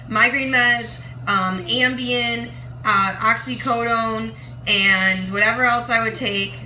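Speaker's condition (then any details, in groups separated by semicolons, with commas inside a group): No condition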